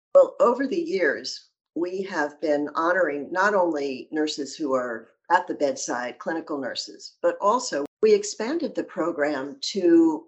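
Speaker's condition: No condition

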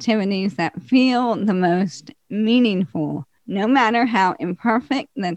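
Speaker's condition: ALS; progressive

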